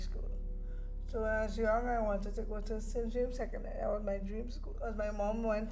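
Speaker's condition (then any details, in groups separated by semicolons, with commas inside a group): Cerebral palsy; lifelong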